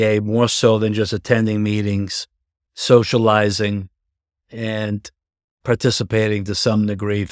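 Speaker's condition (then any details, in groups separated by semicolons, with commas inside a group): No condition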